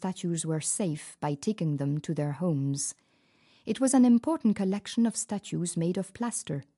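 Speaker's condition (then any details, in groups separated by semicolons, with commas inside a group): No condition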